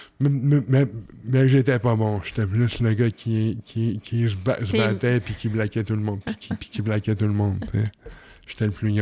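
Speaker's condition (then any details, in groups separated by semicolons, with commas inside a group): Cerebral palsy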